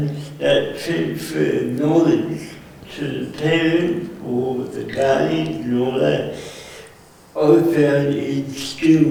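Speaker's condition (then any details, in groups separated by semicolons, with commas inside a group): Cerebral palsy; present since birth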